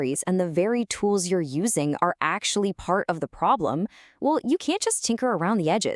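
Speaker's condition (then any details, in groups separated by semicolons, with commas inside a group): No condition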